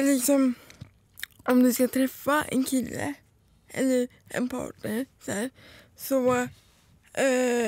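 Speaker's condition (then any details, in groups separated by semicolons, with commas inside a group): Cerebral palsy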